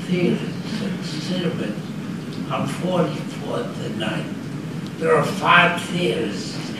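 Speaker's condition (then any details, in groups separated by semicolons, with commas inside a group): Essential tremor; onset as hand trembling, deep brain stimulation implant; severe, after deep brain stimulation operation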